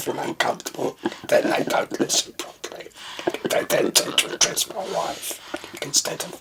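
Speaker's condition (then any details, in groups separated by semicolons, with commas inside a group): Total laryngectomy; larynx surgically removed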